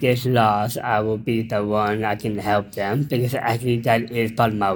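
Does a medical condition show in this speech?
Yes: Down syndrome; intellectual disability.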